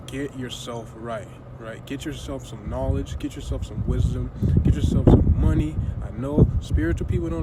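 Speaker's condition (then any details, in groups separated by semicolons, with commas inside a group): No condition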